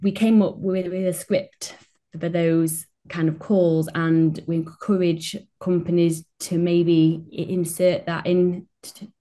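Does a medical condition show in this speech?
Yes: stammering; childhood onset around age 4 or 5, neurological, improved with age, covert stammerer, avoids words, situations; fluctuates, good and bad days, stammers more when tired, nervous, uncomfortable, e.g. podcast; repeats sounds or words, prolongs sounds, no silent blocks, own name hard, puts word before name; here prolonged sounds.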